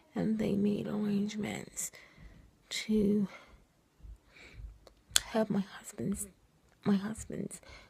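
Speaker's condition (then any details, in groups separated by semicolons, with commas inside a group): Cerebral palsy, triplegia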